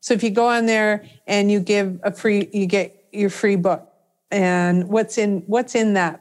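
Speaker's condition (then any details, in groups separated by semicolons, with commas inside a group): No condition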